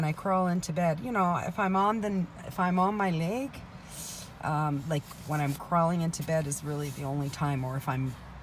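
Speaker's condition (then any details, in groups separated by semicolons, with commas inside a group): No condition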